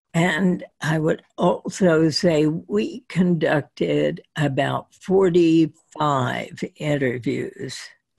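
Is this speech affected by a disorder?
Yes: spasmodic dysphonia.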